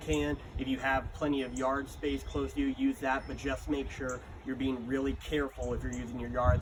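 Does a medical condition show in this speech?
No.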